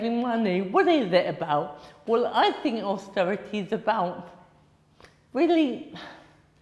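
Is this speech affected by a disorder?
Yes: cerebral palsy.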